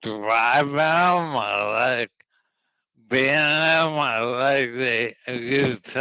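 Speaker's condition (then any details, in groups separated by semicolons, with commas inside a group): ALS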